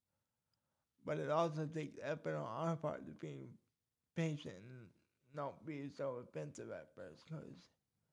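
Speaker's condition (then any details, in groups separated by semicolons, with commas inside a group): Cerebral palsy; cerebral palsy causing speech problem, scratchy throat and gag reflex issues at times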